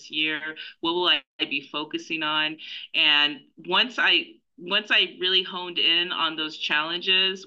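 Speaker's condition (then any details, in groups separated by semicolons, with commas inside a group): No condition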